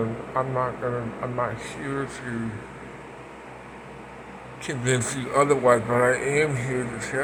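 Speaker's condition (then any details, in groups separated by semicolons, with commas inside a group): Parkinson's; speech impediment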